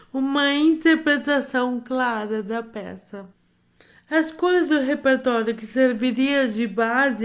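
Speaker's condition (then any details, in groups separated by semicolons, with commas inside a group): Amyotrophic lateral sclerosis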